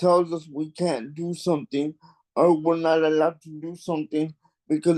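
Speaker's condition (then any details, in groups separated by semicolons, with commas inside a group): Cerebral palsy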